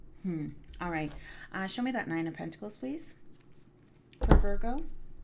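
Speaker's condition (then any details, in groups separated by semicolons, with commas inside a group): No condition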